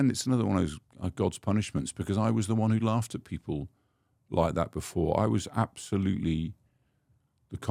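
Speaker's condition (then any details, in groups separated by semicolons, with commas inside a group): No condition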